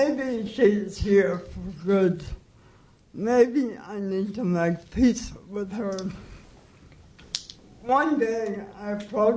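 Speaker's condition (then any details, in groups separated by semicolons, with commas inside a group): Cerebral palsy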